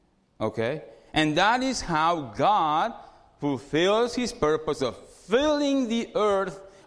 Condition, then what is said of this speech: None; typical speech.